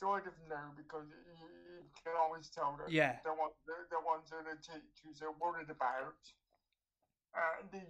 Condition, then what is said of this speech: Cerebral palsy. And to an extent, it can look to people as though I'm in pain when I'm speaking.